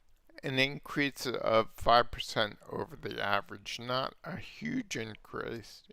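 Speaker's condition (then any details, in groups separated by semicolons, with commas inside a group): Multiple sclerosis; slowed words, prolonged talking difficult, voice affected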